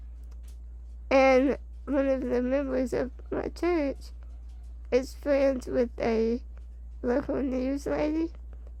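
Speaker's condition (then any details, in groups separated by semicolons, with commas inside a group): Spinal muscular atrophy type 2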